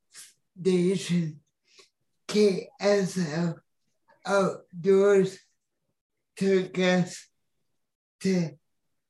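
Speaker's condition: Cerebral palsy

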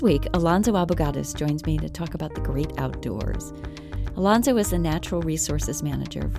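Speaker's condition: No condition

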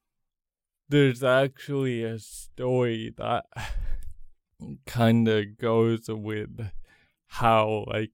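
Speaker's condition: Cerebral palsy; congenital

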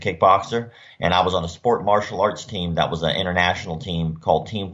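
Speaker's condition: Cleft lip and palate; surgically repaired

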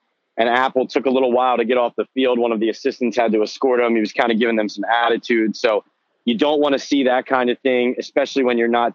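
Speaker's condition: No condition

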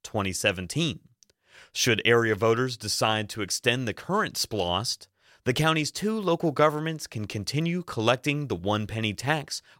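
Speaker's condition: No condition

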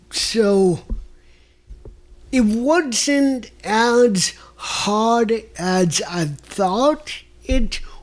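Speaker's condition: Mild cerebral palsy; unconsciously spits when talking, slightly higher-pitched than typical male voice, voice reveals disorder, mistaken for drunk

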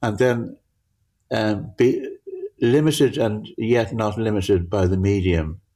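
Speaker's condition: Parkinson's; difficulty judging near and far

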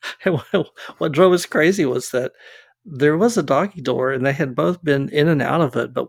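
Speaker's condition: No condition

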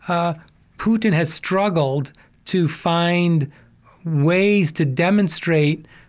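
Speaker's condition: No condition

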